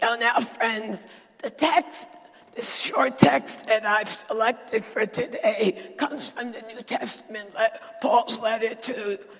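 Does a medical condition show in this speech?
Yes: dysphonia; not a sore throat.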